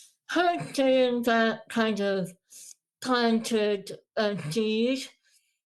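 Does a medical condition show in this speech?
Yes: Moebius syndrome.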